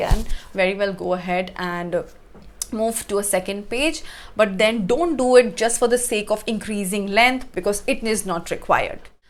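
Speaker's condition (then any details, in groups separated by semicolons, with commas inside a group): No condition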